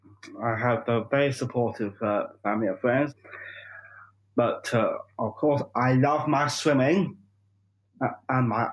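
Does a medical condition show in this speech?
Yes: Down syndrome; 45 years old.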